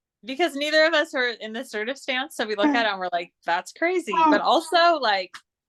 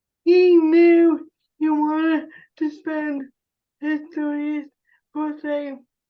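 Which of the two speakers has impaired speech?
The second: cerebral palsy; spasticity; emotions amplified, louder crying, laughing, anger, hard to understand.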